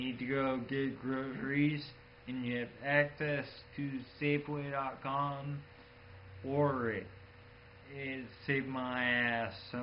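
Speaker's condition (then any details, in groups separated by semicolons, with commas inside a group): Friedreich's ataxia; genetic, progressive, nervous system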